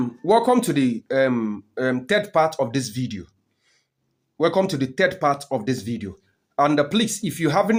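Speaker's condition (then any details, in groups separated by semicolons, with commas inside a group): No condition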